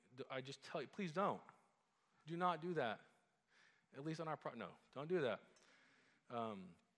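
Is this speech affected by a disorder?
No.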